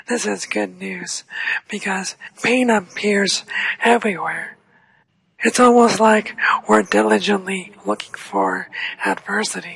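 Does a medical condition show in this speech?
Yes: ALS.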